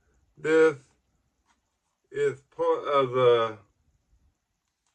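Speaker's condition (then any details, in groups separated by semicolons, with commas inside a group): Ataxic cerebral palsy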